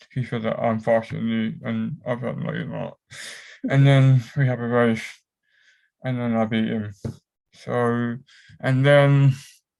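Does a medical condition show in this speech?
Yes: cerebral palsy; affects whole body; cramps.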